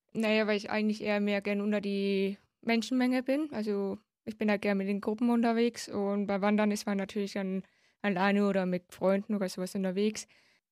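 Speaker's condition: Hard of hearing since birth, congenital, cochlear implant, severe; left cochlear implant held by magnet, loss over 55 decibels, rain problematic, partial sign language

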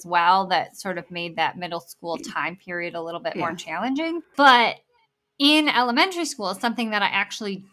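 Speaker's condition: Bilateral cleft lip and palate; congenital

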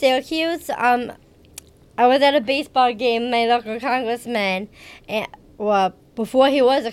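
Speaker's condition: Down syndrome; age 31

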